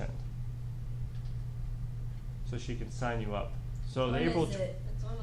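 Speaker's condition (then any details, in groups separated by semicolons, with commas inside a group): No condition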